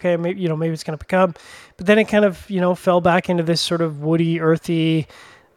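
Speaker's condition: No condition

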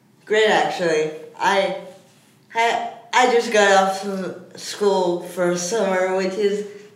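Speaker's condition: Cerebral palsy; diagnosed around 40 months, ongoing hippotherapy, therapy at children's rehabilitation institute (CRIT); age 12, almost 13, uses wheelchair

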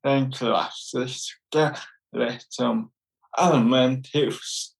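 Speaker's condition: Cerebral palsy; motor skills and balance affected

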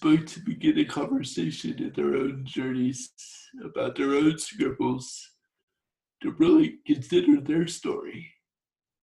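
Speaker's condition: Torsional dystonia; torso twisting

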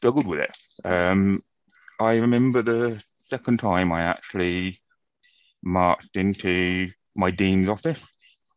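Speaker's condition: Profound deafness, acquired from meningitis

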